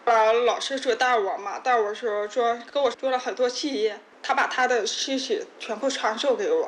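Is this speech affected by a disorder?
Yes: hearing impairment; hearing loss from childhood accident, completed rehabilitation training; learned speech through daily drills, parents speaking from behind, words repeated hundreds of times.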